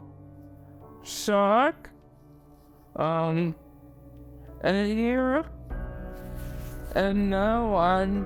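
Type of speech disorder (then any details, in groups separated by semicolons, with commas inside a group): Bulbar dysarthria; bulbar-onset ALS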